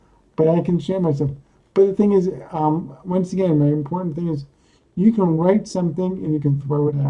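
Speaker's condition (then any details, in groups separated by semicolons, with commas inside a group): Cerebral palsy; speaks coherently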